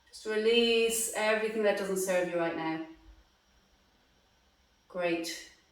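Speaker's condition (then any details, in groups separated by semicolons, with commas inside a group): No condition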